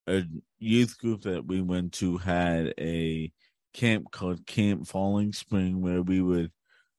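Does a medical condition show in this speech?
Yes: cerebral palsy; since birth, umbilical cord around neck three times, breathing difficulty in womb, tight muscles, gait, swimming and cycling learned in high school; mildest case, gets around on own, no wheelchair; speech reveals disability, speaks more slowly than others, articulate.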